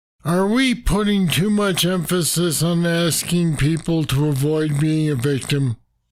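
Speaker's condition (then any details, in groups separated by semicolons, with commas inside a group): Parkinson's disease; deep brain stimulators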